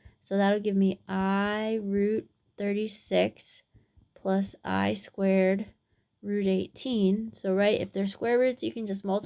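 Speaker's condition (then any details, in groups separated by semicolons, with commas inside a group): No condition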